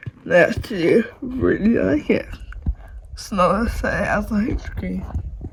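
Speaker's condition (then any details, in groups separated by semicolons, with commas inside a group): Cerebral palsy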